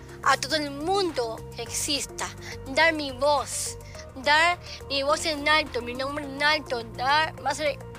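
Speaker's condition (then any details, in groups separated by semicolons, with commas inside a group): Down syndrome; very short limbs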